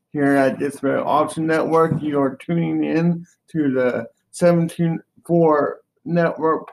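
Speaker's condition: Cerebral palsy; present from birth; drives independently

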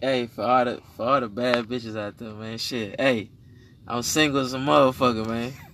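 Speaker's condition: No condition

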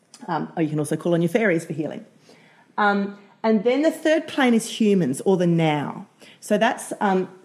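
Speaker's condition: No condition

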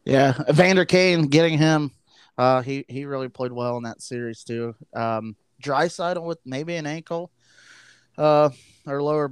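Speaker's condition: No condition

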